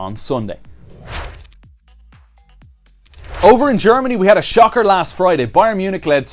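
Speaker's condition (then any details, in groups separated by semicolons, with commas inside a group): No condition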